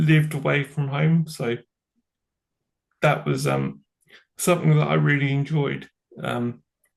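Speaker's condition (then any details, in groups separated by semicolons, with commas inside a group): Cerebral palsy; from birth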